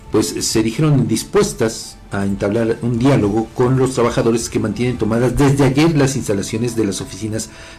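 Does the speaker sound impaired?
No.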